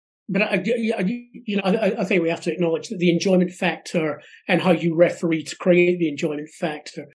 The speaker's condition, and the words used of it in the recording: Stuttering. This means during this recording, there'll be times when he won't answer straight away or we find ourselves interrupting each other.